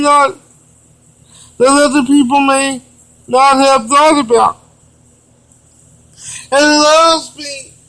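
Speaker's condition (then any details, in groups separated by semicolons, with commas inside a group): Cerebral palsy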